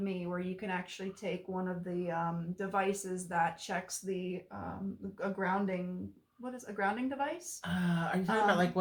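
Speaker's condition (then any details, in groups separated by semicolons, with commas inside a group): No condition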